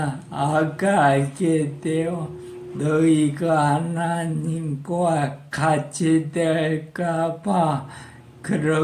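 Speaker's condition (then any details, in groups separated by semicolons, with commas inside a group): Parkinson's disease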